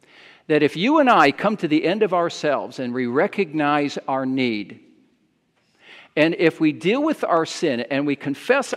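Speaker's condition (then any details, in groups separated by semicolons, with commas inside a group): No condition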